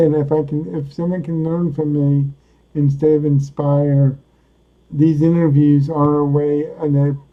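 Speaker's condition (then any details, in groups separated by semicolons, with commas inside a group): Cerebral palsy; speaks coherently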